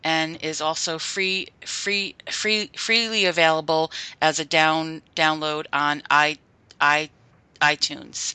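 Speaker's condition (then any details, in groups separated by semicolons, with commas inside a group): Stuttering; fluency shaping therapy for about 2 years, weekend workshop at College of St. Rose; hard to apply fluency techniques in the moment while speaking; repeated sounds, repeated words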